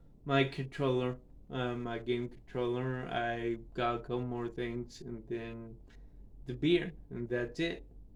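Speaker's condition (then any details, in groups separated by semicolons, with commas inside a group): Cerebral palsy; affects speech and balance; no longer uses walker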